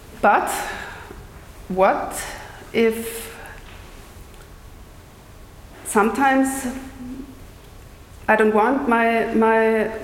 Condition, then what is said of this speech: Stuttering. Because naturally I talk slower than someone who speaks fluently.